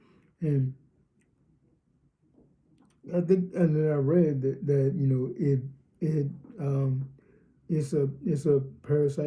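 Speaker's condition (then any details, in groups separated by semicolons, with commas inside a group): Cerebral palsy, spastic diplegia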